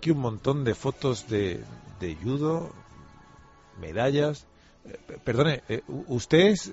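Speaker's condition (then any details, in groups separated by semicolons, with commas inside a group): No condition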